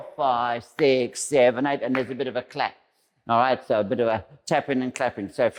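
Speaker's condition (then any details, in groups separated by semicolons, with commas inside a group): No condition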